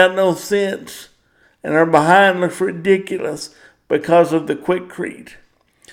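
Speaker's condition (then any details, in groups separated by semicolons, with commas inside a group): Cerebral palsy; power wheelchair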